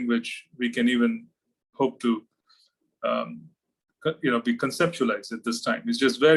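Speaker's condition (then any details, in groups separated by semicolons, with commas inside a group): No condition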